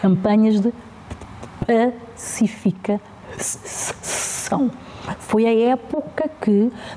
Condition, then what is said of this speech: Stuttering. É óbvio que eu me esforço para não gaguejar imensamente, eu me esforço para ter maior eficácia na minha comunicação e por ali fora